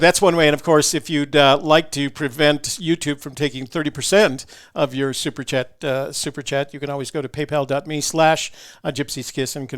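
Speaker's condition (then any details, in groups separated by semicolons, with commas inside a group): No condition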